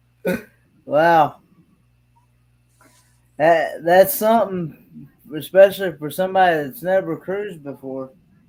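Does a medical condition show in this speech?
Yes: cerebral palsy.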